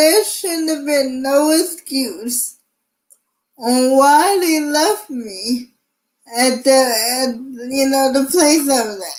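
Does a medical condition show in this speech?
Yes: cerebral palsy.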